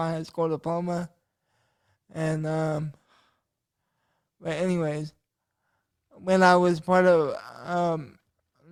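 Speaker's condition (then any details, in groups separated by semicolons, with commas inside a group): Cerebral palsy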